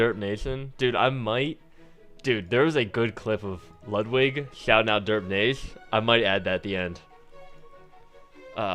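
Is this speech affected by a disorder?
No.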